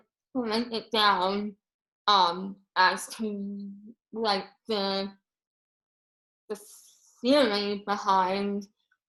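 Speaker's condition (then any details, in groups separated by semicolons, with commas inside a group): Moebius syndrome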